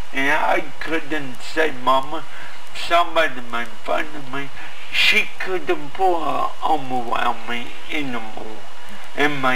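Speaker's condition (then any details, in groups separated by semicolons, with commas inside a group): Cerebral palsy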